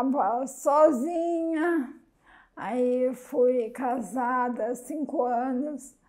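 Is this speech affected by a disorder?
Yes: amyotrophic lateral sclerosis; bulbar onset; mainly speech affected, speaks little, pauses, altered intonation, breathing affected.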